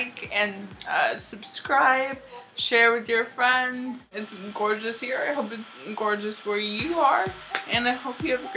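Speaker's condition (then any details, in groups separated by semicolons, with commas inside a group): Cerebral palsy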